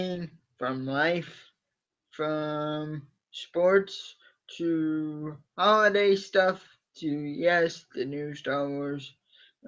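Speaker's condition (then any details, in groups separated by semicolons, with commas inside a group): Cerebral palsy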